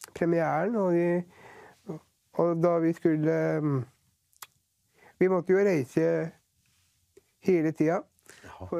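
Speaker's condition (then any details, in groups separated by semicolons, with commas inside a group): Down syndrome; present since birth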